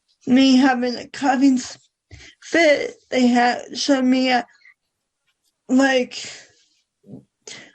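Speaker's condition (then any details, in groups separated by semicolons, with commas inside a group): Cerebral palsy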